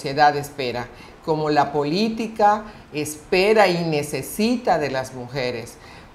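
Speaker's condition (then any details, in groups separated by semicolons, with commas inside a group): No condition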